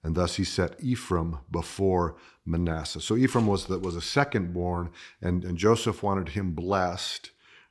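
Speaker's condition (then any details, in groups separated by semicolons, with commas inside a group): No condition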